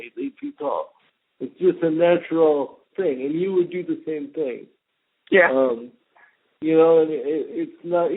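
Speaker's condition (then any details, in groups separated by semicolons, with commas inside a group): Cerebral palsy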